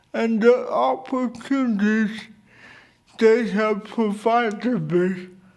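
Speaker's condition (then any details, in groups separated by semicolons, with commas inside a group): Cerebral palsy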